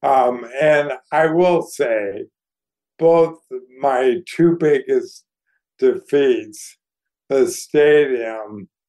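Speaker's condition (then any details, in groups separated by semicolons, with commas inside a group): ALS; declining health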